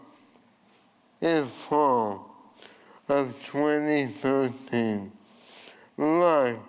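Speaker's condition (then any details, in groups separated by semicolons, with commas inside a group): ALS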